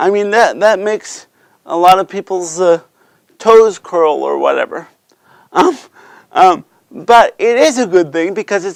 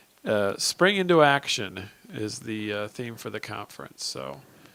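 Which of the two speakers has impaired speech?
The first: cerebral palsy.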